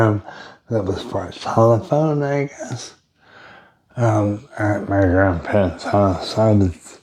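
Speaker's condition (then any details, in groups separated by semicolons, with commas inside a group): Brain injury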